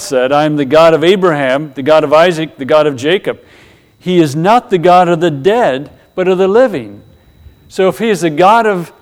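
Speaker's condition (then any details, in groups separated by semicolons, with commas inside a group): No condition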